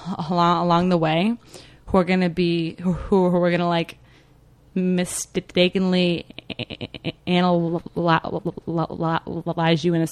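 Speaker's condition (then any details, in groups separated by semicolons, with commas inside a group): Stuttering; had stuttering therapy; openly discloses stuttering in job interviews; sometimes fluent when disclosing, slows down to explain stuttering to listeners; repeated sounds, prolonged sounds, blocks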